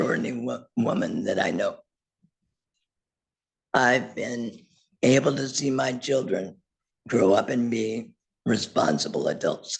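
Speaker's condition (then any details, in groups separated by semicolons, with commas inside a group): Laryngectomy; total laryngectomy, voice prosthesis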